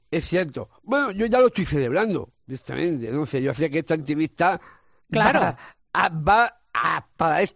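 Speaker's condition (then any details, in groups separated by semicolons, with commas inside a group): Down syndrome; congenital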